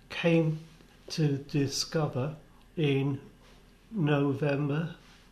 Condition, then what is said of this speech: Aphasia. I've attained so many skills of being able to speak slowly and clearly and precisely that it's done an enormous amount of good for me.